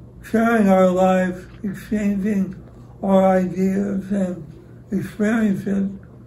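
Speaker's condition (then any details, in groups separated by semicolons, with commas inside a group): ALS; about 25 years since diagnosis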